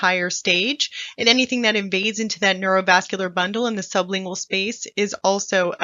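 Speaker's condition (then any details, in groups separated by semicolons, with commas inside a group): No condition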